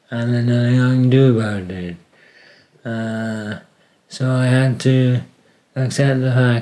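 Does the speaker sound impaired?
Yes: Parkinson's disease; Parkinson's diagnosed 10 years ago, slow degenerative neurological condition, began with slight hand tremor, can no longer drum or cycle; slowed, very slurred speech, carries laminated card on lanyard explaining speech difficulty; difficulty speaking, hard to concentrate when speaking.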